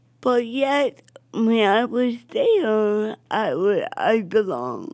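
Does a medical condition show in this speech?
Yes: cerebral palsy; cerebral palsy from oxygen deprivation at birth, affects speech, movement, balance, wheelchair, earlier physical therapy, walker; jokingly called a god-given accent.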